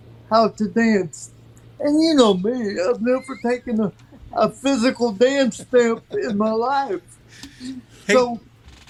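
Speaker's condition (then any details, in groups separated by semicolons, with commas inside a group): Cerebral palsy; from birth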